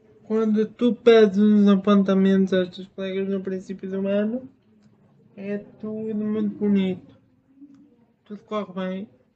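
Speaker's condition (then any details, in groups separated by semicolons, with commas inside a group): Spastic cerebral palsy; spastic motor type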